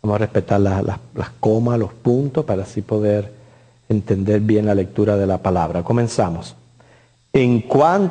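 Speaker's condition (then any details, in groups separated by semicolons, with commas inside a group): No condition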